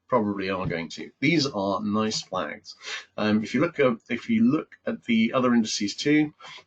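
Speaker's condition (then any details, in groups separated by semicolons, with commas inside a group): No condition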